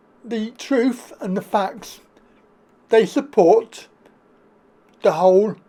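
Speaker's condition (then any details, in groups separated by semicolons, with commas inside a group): Cerebral palsy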